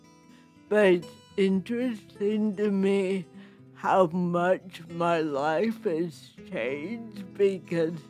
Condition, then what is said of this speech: Cerebral palsy. I have cerebral palsy with a speech impediment.